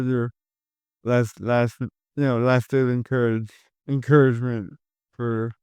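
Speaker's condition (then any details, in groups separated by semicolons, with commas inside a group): Cerebral palsy; caused by stroke at birth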